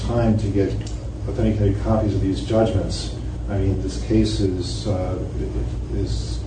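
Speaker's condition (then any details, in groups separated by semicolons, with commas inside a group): No condition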